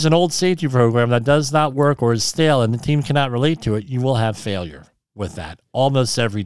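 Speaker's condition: Cleft lip and palate

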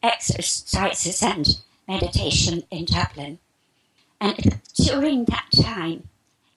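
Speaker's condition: Spasmodic dysphonia; expects to speak perfectly in a few minutes, asks hosts for healing meanwhile

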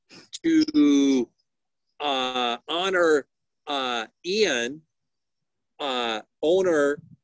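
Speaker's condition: Aphasia; missing words

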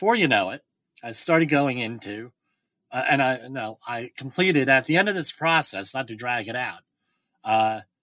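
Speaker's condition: Bilateral cleft lip and palate; speech once unintelligible, about nine years of speech therapy, now able to hold conversation

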